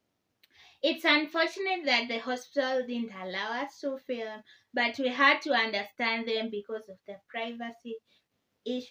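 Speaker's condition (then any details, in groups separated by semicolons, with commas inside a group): No condition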